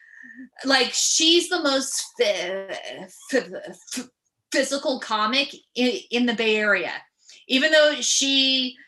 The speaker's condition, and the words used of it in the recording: Stuttering. So my PMS, it's the hormones, does something where I stutter more at certain times of the month.